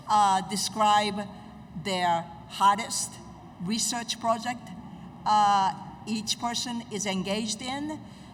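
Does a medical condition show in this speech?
No.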